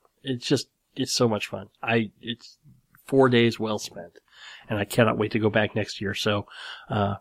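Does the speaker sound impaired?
Yes: cleft lip and palate; series of plastic surgeries for repair.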